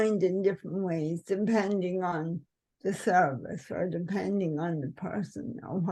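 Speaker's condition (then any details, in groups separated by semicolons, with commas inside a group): Cerebral palsy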